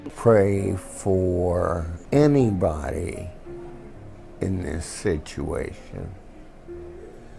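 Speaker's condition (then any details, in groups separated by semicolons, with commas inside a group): Cerebral palsy; diagnosed at 18 months, now 55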